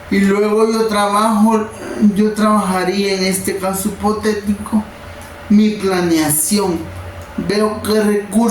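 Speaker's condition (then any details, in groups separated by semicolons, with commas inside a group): Cerebral palsy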